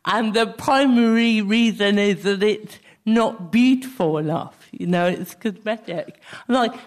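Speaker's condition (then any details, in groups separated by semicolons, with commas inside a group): Cerebral palsy; speech impediment, poor diction, phrases like 'speech impediment' hard to say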